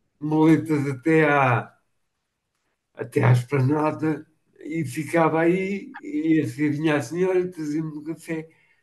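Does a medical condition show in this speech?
Yes: machado-Joseph disease (sca3).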